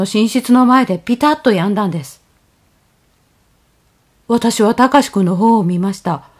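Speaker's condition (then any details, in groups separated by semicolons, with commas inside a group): No condition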